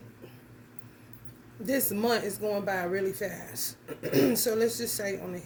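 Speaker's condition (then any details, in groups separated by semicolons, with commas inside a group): No condition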